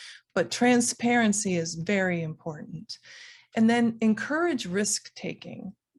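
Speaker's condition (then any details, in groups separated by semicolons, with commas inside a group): No condition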